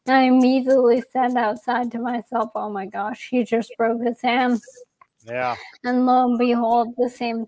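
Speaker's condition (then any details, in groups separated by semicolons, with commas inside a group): ALS; young onset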